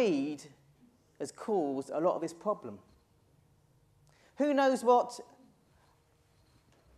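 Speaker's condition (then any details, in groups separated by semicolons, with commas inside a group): No condition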